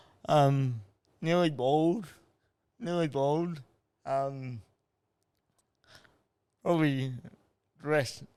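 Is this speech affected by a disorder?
Yes: cerebral palsy.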